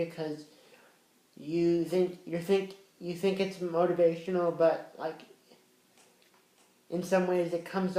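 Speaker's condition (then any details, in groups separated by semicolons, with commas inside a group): Cerebral palsy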